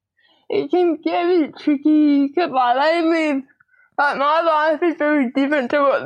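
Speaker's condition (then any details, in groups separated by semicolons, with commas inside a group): Cerebral palsy; spastic diplegia, hands mildly affected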